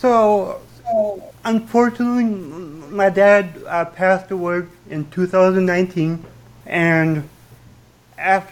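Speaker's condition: Cerebral palsy with stutter; surgery on both femurs and right ankle at age 9

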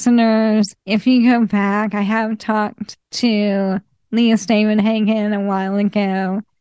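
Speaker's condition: ALS; terminal ALS, no cure

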